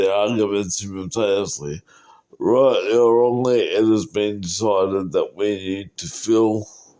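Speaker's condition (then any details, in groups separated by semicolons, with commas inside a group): Cerebral palsy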